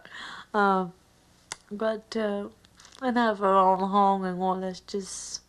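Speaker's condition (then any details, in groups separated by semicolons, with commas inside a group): Cerebral palsy; mild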